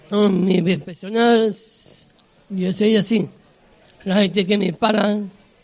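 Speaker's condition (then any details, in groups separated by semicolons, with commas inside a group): Down syndrome; intellectual disability; age 50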